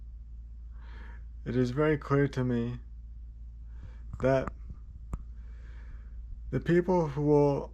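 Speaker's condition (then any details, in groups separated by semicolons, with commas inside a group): Cerebral palsy, spastic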